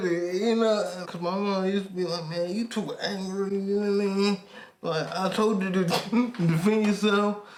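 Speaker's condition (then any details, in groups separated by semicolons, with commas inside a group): Cerebral palsy; spastic quadriplegic, birth brain bleed from forceps; nearly 40 years, wheelchair user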